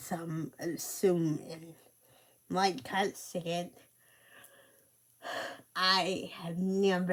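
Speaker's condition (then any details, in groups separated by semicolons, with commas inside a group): Cerebral palsy; muscle spasm medication, pain medication; speech affected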